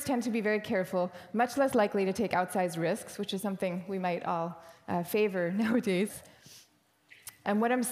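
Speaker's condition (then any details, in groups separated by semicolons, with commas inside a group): No condition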